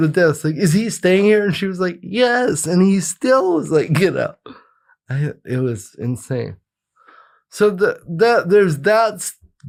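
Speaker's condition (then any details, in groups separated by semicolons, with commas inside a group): Cerebral palsy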